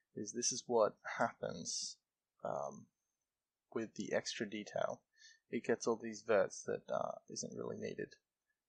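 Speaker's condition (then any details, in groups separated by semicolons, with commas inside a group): No condition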